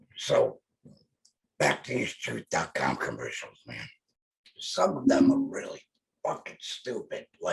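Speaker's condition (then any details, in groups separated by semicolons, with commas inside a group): Laryngectomy; radiation and chemo, over one year since surgery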